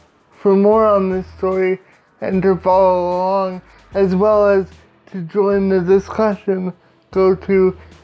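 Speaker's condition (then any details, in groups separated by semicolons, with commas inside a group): Cerebral palsy; power wheelchair user, personal support worker 6 hours weekly, mother toilets, washes, cooks, dresses, drives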